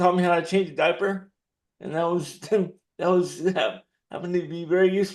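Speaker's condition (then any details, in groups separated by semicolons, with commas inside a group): Cerebral palsy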